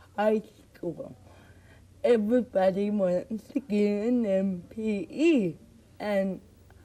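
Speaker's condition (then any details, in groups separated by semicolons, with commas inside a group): Cerebral palsy; speech improved over past year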